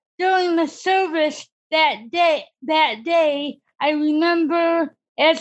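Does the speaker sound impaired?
Yes: cerebral palsy; disability since childhood.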